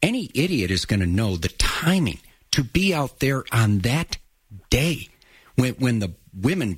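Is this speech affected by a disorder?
No.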